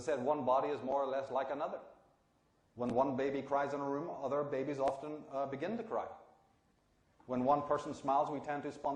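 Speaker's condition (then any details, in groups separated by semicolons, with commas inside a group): No condition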